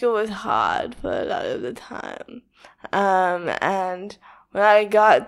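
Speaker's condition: Cerebral palsy, spastic quadriplegic

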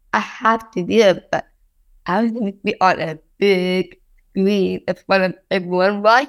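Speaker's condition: Down syndrome; congenital, present from birth; difficulty speaking clearly, described as a big challenge in acting career

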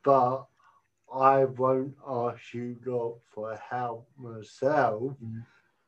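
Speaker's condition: Cerebral palsy; uses walking stick

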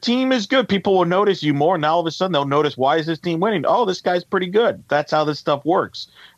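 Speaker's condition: No condition

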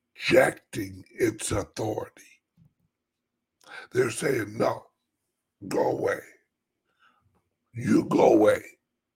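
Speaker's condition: Chronic voice problem; about 2 years of dry

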